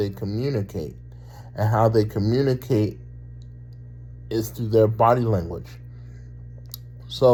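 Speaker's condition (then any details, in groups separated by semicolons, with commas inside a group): Cerebral palsy; from birth, paraplegic; talks very well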